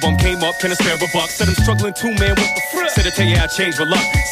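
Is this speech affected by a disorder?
No.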